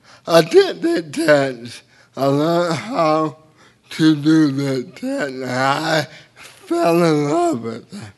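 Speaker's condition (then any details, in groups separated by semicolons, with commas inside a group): Cerebral palsy; a little difficult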